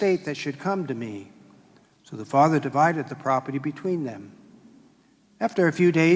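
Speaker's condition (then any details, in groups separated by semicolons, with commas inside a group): No condition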